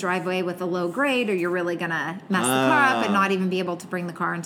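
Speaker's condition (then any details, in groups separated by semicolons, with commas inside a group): No condition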